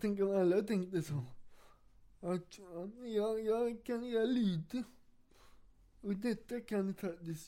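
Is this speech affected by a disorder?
Yes: cerebral palsy; wheelchair user, has two wheelchairs, once walked ten kilometres in one day without wheelchair.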